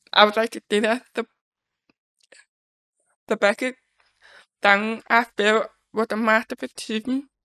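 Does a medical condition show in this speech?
Yes: deafness; congenital deafness, born deaf.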